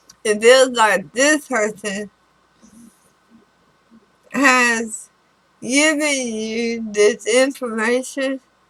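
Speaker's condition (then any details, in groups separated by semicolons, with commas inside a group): Throat cancer radiation damage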